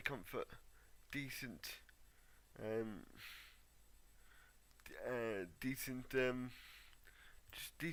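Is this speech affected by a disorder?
Yes: cerebral palsy.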